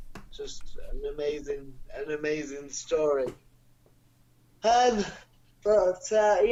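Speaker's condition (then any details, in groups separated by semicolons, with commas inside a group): Cerebral palsy; non-progressive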